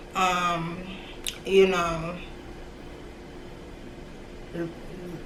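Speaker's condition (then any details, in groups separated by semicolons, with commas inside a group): Cerebral palsy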